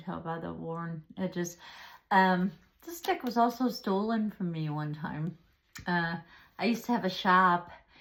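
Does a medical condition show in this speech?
No.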